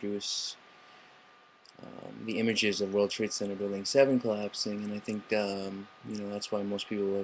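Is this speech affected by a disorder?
No.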